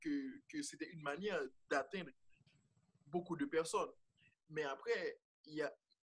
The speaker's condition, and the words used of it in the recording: Stuttering. Et même, j'ai mon j'ai celui qui me fait des montages vidéo, une fois, m'avait proposé de couper un peu là où je paye trop.